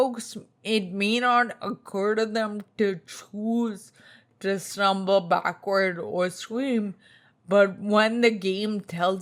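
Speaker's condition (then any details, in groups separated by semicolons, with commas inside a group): Spinocerebellar ataxia type 2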